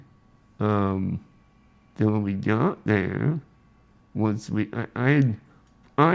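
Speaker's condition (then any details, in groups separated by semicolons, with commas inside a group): Spinal muscular atrophy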